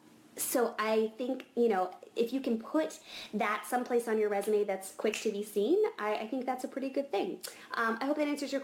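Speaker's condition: No condition

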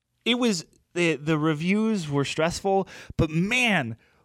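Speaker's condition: No condition

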